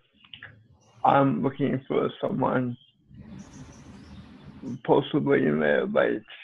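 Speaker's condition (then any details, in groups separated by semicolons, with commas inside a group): Cerebral palsy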